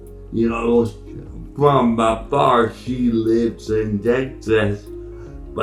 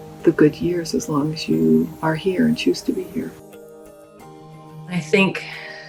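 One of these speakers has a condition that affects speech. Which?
The first: traumatic brain injury (pontine cavernoma); two pontine bleeds from cavernous malformation, two surgeries.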